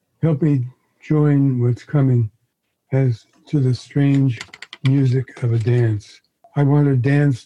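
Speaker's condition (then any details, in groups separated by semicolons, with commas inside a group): Parkinson's disease; exhaustion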